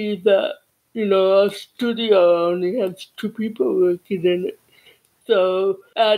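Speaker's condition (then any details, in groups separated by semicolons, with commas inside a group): Cerebral palsy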